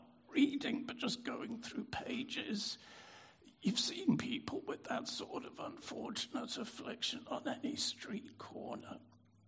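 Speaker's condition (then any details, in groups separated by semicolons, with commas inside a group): Spasmodic dysphonia; cause unknown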